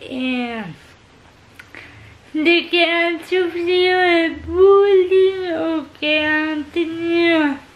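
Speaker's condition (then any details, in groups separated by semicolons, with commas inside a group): Cerebral palsy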